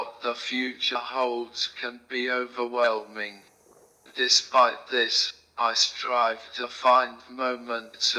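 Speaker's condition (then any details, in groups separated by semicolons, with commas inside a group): Motor neurone disease; right hand onset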